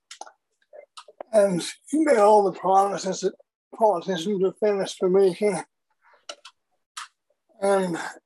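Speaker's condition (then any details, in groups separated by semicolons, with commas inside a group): Parkinson's disease; young onset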